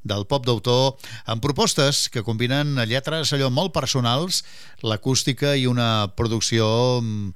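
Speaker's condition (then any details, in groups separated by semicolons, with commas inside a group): No condition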